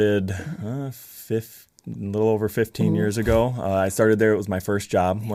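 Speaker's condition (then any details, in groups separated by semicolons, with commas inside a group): No condition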